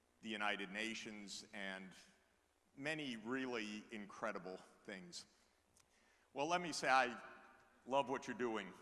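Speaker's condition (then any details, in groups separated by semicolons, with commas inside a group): No condition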